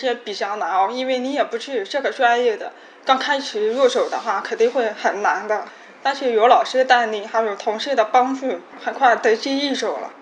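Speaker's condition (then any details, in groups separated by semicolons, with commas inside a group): Hearing impairment; past speech training, parents spoke behind back, each word repeated hundreds of times daily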